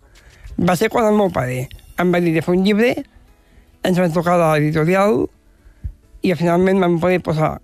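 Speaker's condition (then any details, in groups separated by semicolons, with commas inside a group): Down syndrome; adult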